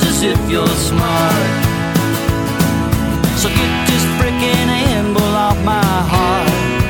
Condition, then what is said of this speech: None; typical speech.